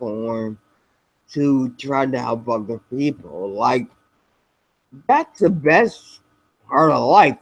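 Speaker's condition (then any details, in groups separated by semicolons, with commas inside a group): Spinocerebellar ataxia type 7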